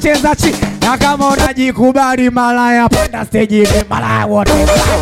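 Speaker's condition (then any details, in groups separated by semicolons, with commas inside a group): No condition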